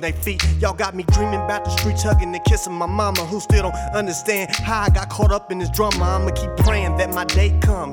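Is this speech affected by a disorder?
No.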